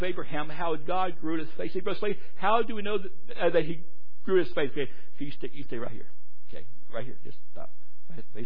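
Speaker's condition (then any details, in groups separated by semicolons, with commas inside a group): Stuttering; stutters while preaching, worries about listeners' first reaction; repeated sounds, blocks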